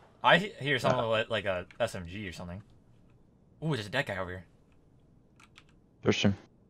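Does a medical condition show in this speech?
No.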